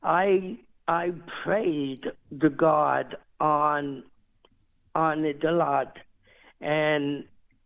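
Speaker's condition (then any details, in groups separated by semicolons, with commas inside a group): Cerebral palsy; later learned to walk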